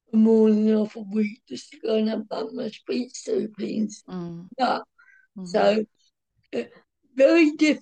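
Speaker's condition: Cerebral palsy, mild

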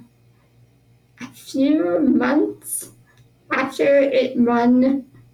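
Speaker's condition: Spinal muscular atrophy; born with it

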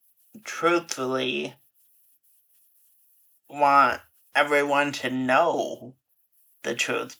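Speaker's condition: Friedreich's ataxia; diagnosed at age 17 or 18 in final high school year, earlier uncoordinated and clumsy, progressive

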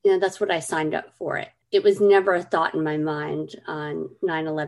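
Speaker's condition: Cleft lip and palate; congenital

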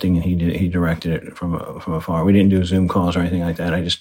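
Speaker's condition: Parkinson's disease; diagnosed by neurologist

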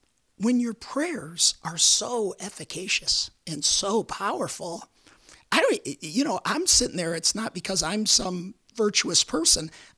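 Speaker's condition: Vocal cord cancer, repeated surgery; 19 vocal cord surgeries

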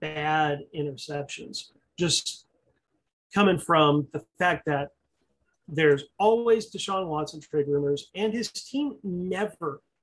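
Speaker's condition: No condition

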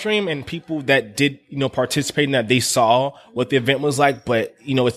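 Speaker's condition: No condition

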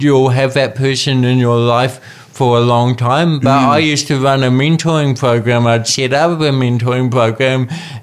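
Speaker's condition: Cerebral palsy; talks funny

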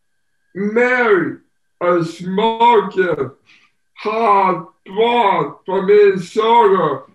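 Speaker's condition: Down syndrome

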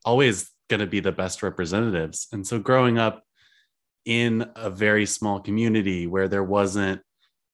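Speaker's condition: No condition

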